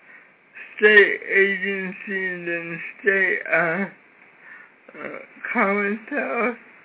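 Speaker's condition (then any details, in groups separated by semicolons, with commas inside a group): Cerebral palsy, severe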